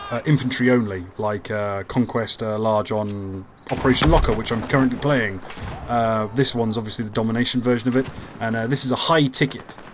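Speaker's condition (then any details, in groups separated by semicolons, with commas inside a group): No condition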